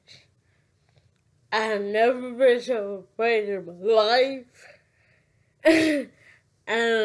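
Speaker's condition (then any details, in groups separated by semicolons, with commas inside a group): Cerebral palsy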